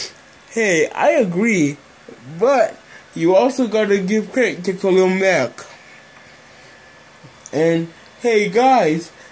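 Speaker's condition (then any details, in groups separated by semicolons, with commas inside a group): Cerebral palsy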